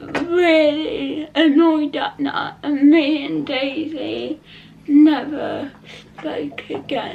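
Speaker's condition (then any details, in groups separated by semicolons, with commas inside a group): Cerebral palsy; not quadriplegic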